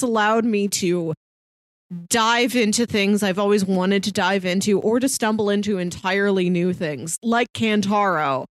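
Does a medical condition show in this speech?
No.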